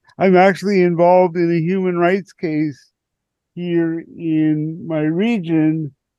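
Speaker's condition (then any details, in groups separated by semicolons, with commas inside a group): Cerebral palsy; born about 3 months premature, non-progressive, mainly manual wheelchair, also motorized wheelchair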